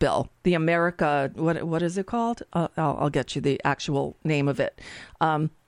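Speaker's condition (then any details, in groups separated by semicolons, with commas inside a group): No condition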